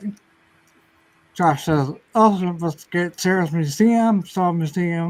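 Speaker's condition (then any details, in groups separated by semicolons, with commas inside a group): Ataxia; may slur speech, may sound drunk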